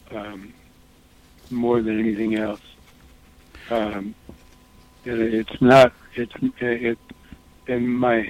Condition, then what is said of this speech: Parkinson's disease. My voice I'm losing my voice.